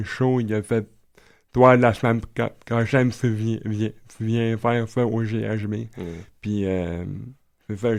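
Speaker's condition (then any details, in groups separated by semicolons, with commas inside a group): Cerebral palsy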